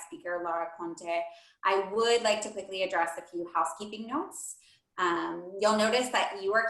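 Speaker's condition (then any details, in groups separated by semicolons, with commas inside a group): No condition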